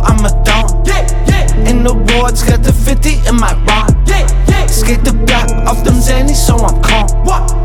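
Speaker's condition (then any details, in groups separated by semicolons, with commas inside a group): No condition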